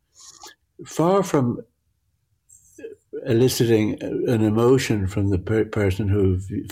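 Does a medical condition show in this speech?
Yes: Parkinson's; difficulty judging near and far.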